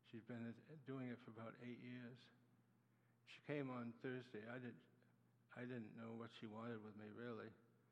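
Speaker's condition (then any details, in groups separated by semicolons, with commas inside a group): Parkinson's disease; Parkinson's attacks muscles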